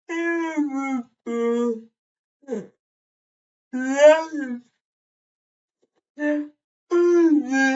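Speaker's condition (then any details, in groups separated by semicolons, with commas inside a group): Cerebral palsy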